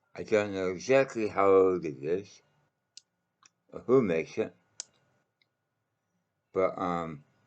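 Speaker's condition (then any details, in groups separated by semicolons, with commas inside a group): Mouth cancer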